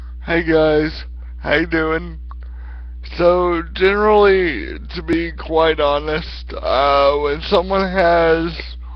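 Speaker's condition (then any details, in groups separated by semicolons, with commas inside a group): Cerebral palsy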